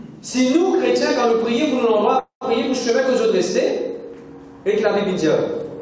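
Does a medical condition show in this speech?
No.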